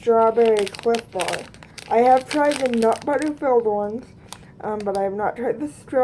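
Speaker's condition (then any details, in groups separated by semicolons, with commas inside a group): Cerebral palsy; both hands affected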